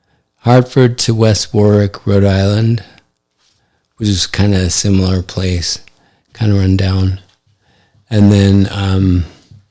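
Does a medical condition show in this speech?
Yes: ALS; affects hand function.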